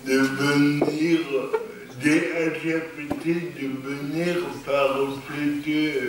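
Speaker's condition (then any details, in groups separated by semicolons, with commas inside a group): Cerebral palsy; lifelong, non-progressive; stable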